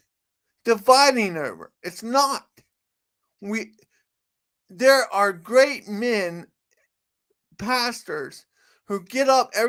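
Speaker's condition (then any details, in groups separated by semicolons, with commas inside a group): Cerebral palsy; from birth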